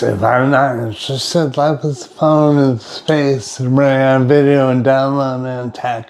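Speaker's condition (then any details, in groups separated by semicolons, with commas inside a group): Brain injury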